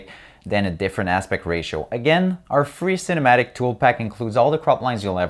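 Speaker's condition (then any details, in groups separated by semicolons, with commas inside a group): No condition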